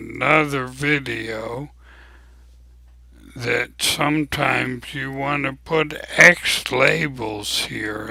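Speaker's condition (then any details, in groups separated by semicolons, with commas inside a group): ALS; abnormally slow voice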